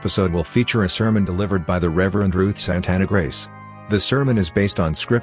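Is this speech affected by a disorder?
No.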